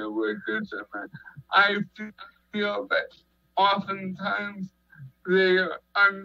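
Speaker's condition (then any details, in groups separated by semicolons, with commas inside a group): Cerebral palsy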